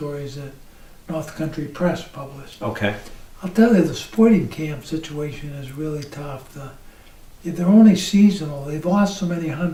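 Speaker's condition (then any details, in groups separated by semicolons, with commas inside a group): ALS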